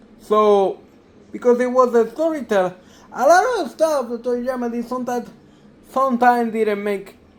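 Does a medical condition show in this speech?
Yes: cerebral palsy.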